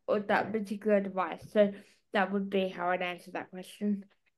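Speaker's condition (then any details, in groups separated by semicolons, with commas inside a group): Cerebral palsy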